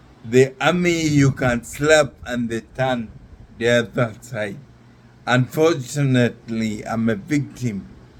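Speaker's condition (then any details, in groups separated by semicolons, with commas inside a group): Neurological disease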